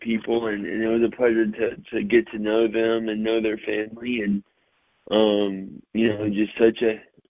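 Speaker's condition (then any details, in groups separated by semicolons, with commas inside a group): Cerebral palsy, mild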